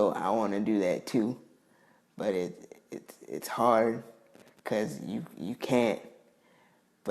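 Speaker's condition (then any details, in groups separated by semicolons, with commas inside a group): Cerebral palsy; affects mobility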